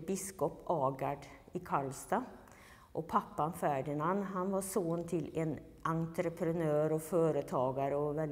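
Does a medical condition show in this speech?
No.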